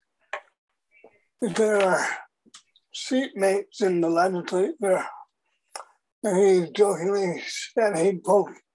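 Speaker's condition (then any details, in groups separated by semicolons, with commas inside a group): Parkinson's disease; young onset, diagnosed at 37 after about 5 years of noticed symptoms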